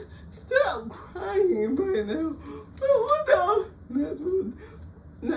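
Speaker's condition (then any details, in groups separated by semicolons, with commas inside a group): Cerebral palsy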